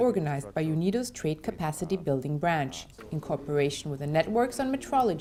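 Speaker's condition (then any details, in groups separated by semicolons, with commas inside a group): No condition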